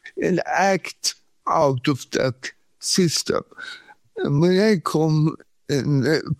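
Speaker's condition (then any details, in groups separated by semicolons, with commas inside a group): Cerebral palsy; pain returns in Sweden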